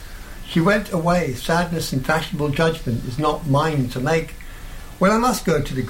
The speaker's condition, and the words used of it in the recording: No condition.